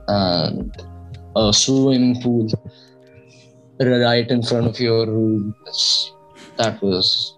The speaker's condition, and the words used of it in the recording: Stuttering. He is the person who just spits bars in that particular unique tone, and then he murders that particular verse and he stammers.